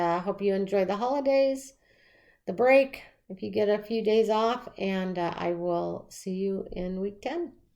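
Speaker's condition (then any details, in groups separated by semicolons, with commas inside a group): No condition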